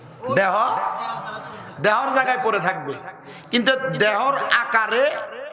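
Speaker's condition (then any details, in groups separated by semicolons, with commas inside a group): No condition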